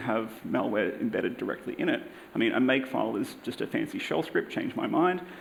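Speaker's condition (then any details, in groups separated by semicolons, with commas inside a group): No condition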